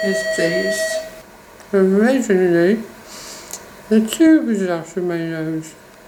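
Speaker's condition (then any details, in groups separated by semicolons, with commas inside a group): Speech after partial glossectomy; tongue cancer surgery; days after surgery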